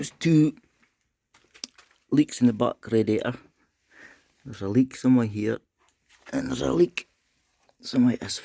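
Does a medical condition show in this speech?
No.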